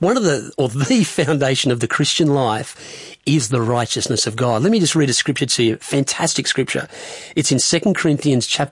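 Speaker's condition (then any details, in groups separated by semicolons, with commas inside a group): No condition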